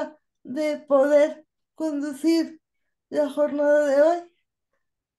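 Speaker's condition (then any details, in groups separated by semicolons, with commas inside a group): Cerebral palsy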